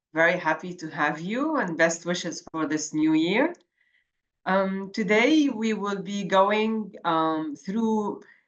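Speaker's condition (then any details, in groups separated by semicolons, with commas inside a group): No condition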